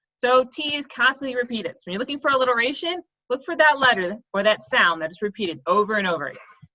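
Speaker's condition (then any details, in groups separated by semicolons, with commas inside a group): No condition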